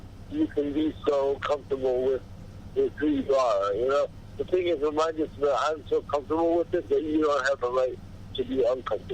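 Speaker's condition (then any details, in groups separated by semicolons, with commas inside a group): Cerebral palsy; body deteriorating with age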